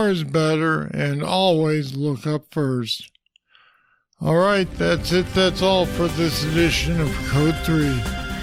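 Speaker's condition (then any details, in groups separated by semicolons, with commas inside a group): Parkinson's disease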